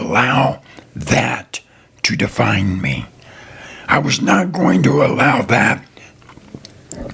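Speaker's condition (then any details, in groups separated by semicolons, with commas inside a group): Throat cancer survivor; tracheostomy tube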